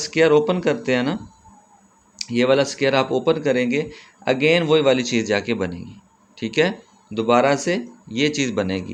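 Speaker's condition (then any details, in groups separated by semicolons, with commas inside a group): No condition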